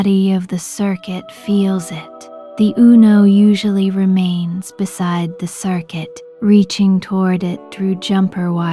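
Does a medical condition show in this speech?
No.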